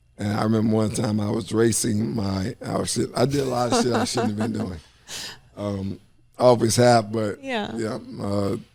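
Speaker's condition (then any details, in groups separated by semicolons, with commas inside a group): ALS; upper motor neuron onset in upper body, tongue atrophy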